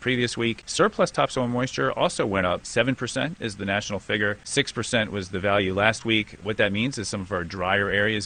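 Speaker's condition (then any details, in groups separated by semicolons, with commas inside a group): No condition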